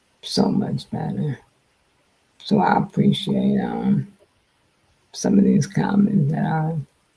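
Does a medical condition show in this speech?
Yes: multiple sclerosis.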